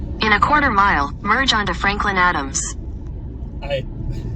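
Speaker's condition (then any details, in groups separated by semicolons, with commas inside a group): No condition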